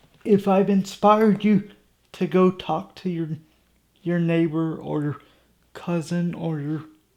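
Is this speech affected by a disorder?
Yes: cerebral palsy; from birth.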